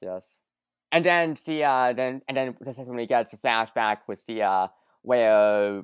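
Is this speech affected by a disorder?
Yes: stutter; stutter persisting into adulthood; mild stutter, still trying to overcome it; stutters multiple times in podcast recordings, stutters clipped out in editing; here repeated sounds, repeated words.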